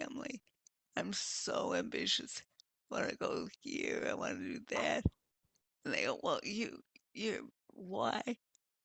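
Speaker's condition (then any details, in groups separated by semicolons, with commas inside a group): Multiple sclerosis; progressive form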